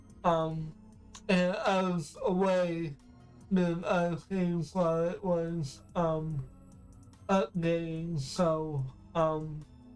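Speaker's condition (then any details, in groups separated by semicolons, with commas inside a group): Cerebral palsy; affects voice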